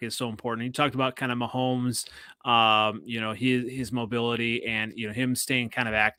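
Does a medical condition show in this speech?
No.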